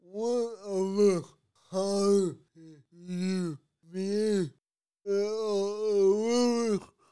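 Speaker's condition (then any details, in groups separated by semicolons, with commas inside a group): Cerebral palsy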